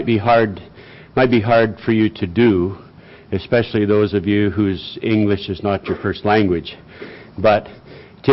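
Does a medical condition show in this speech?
No.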